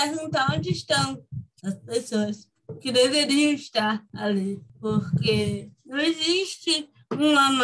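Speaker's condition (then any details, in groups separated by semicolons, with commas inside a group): Cerebral palsy; from birth, motor sequelae; walks, runs, jumps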